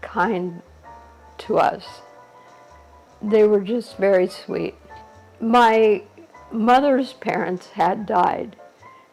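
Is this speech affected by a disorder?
Yes: ALS; shortly after diagnosis.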